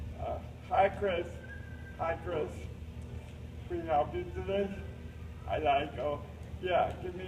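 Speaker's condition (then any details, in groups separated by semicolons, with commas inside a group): Cerebral palsy; uses a lift for transfers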